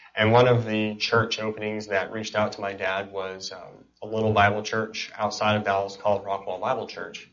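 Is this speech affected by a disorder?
Yes: cleft palate and cleft lip.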